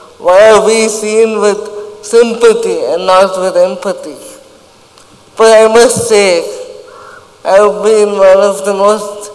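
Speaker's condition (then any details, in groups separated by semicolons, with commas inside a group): Cerebral palsy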